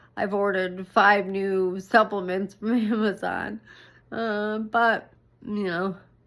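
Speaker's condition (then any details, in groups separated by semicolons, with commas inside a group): ALS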